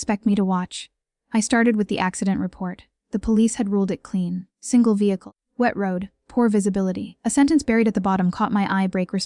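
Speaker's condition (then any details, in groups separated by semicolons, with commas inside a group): No condition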